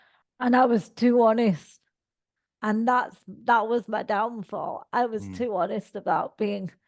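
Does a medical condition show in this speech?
Yes: cerebral palsy; all four limbs.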